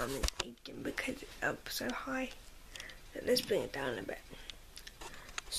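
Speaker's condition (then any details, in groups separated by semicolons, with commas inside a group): Cerebral palsy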